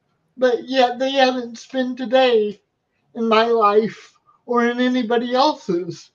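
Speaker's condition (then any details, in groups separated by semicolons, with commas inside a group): Cerebral palsy; wheelchair user, physical therapy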